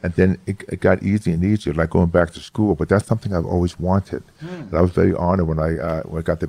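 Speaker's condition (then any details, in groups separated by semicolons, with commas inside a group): Hearing loss; severe childhood speech impediment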